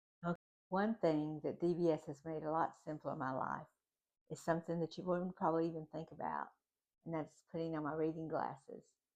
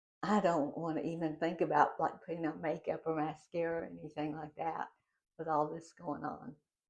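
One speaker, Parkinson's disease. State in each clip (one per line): DBS on
DBS off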